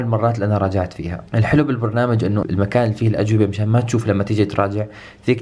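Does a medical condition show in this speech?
No.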